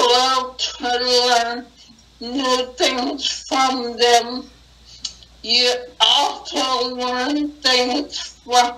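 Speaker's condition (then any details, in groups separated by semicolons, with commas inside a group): Acquired brain injury; cannot talk as before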